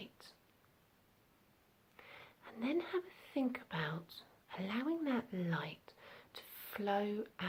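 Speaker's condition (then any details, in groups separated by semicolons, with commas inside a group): No condition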